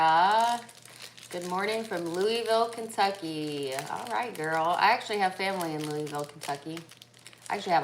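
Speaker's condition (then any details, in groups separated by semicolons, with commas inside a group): No condition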